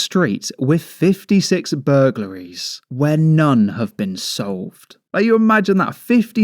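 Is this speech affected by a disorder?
No.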